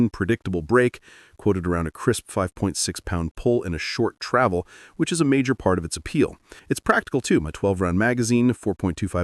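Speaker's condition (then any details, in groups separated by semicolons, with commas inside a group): No condition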